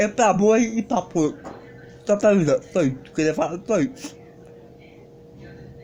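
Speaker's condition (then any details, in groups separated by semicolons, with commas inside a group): Cerebral palsy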